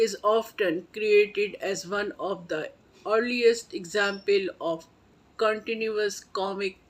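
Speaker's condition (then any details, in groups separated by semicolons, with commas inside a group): No condition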